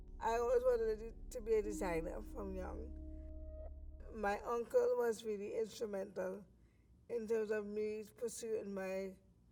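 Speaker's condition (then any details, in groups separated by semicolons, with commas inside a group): Cerebral palsy; lifelong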